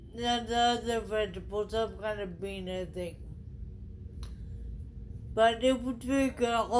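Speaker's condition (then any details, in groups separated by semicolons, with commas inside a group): Traumatic brain injury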